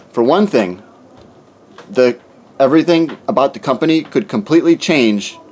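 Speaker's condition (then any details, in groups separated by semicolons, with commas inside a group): No condition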